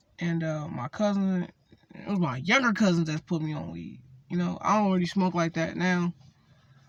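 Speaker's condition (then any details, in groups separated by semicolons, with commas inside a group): No condition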